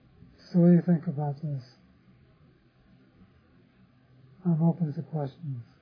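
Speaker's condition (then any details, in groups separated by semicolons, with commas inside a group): Parkinson's disease; others offer remedies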